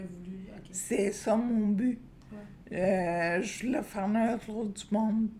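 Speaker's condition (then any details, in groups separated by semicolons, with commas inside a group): Friedreich's ataxia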